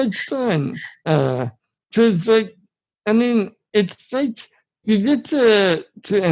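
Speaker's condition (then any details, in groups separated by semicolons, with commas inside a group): Spinal muscular atrophy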